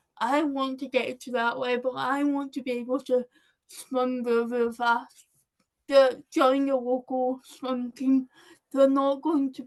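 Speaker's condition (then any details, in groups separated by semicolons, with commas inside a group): Cerebral palsy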